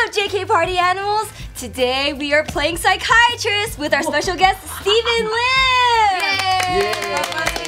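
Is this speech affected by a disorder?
No.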